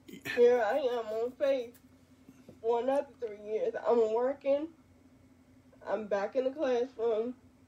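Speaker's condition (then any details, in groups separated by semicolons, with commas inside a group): Quadriplegic cerebral palsy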